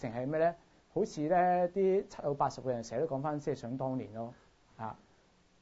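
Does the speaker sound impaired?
No.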